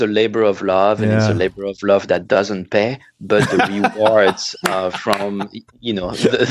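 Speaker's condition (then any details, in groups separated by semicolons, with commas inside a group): No condition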